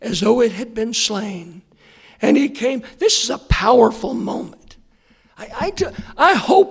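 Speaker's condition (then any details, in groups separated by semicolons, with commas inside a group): Hoarseness after vocal cord surgery; hoarseness remains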